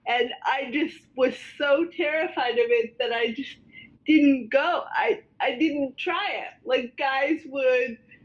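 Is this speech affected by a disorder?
Yes: cerebral palsy, spastic quadriplegia.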